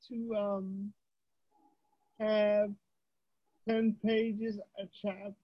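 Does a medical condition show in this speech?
Yes: cerebral palsy; wheelchair user; types with one index finger, no voice recognition software such as Dragon; voice erratic, pitch goes high and low, dictation software can't understand.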